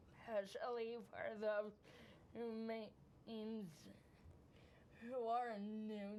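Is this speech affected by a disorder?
Yes: cerebral palsy.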